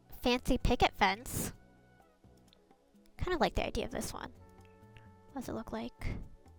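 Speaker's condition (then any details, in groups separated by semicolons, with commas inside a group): No condition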